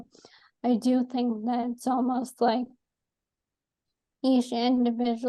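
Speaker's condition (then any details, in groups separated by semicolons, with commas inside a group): ALS; atypical case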